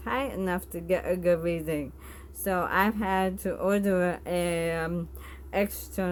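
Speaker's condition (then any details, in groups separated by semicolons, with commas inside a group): Bulbar onset ALS; bulbar onset, tongue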